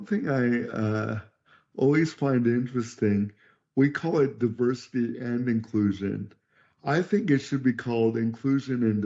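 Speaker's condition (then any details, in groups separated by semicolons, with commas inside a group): Cerebral palsy; wheelchair user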